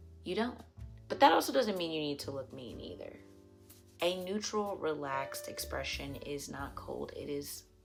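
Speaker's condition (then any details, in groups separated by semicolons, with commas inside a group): No condition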